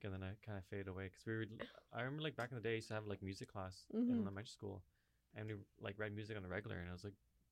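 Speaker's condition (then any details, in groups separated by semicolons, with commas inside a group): No condition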